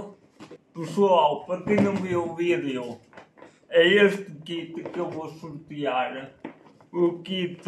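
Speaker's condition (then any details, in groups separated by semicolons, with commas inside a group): Cerebral palsy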